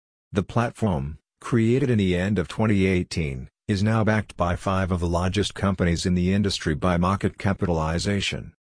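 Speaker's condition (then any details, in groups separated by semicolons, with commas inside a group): No condition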